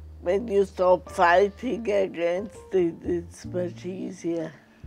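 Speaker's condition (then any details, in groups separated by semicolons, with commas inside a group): Multiple sclerosis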